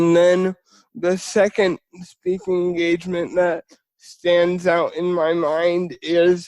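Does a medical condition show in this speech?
Yes: spastic cerebral palsy; spastic form, quadriplegia.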